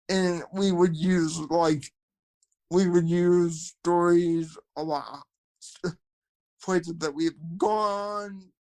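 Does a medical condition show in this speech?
Yes: cerebral palsy, spastic quadriplegia.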